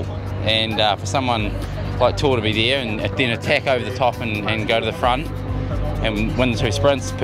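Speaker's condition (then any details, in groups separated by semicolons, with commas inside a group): No condition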